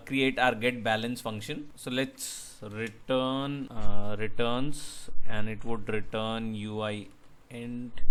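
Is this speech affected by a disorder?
No.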